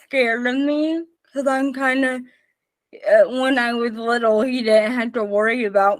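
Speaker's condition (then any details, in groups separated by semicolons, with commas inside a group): Spastic cerebral palsy, mixed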